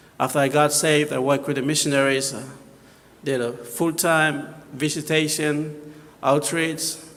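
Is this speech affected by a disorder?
No.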